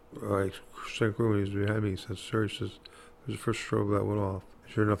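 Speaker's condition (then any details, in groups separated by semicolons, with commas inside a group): Parkinson's disease; hard time talking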